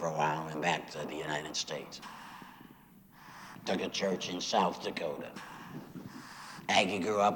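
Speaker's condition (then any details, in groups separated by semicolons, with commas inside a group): Laryngectomy after throat cancer; throat cancer treated with chemo and radiation, recurred, voice box removed, voice prosthesis placed; speaking through voice prosthesis today; voice produced through throat prosthesis, likened to kazoo, altered tone of voice joked about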